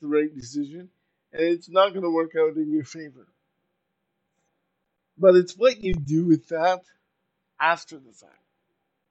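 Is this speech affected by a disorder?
Yes: cerebral palsy; uses power wheelchair.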